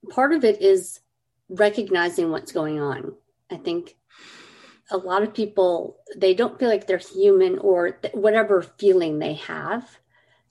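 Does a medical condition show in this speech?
Yes: cleft lip and palate; congenital, 25 surgeries for cleft lip and palate, first at four months old, most in childhood, childhood feeding issues; some speech issues growing up.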